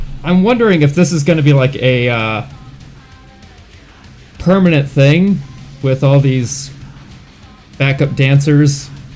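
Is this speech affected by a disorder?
No.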